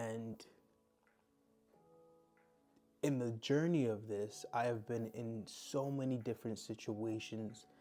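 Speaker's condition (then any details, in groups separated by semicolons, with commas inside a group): No condition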